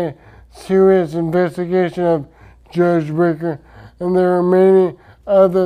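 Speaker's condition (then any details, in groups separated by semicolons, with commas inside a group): Traumatic brain injury; speech affected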